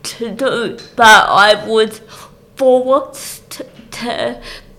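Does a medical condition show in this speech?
Yes: cerebral palsy; born with cerebral palsy, damage to brain area controlling muscle and movement, childhood physiotherapy and speech therapy, stopped at intermediate; uses wheelchair, difficulty with coordination; speech obviously affected.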